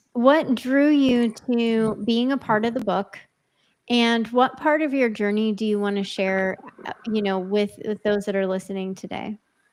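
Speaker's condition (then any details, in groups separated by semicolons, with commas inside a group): No condition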